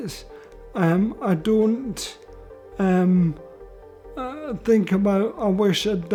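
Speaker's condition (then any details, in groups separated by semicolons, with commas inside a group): Motor neurone disease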